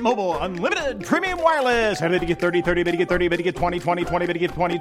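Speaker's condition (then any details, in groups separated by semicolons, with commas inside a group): No condition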